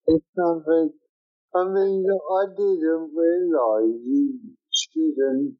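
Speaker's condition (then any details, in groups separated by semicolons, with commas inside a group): Cerebral palsy; from birth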